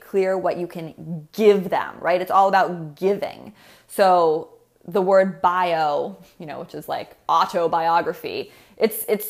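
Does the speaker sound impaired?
No.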